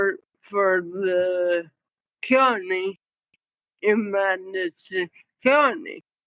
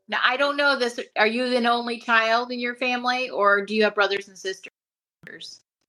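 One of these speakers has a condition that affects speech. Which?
The first: cerebral palsy; from birth, oxygen loss at delivery, newborn seizures; about 35 years since birth, multiple medications; newborn couldn't cough or suck, tube fed, childhood speech therapy.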